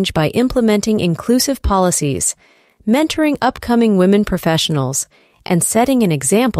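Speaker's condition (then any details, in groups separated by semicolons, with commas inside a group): No condition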